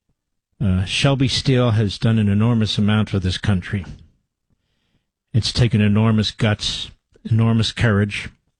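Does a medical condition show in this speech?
No.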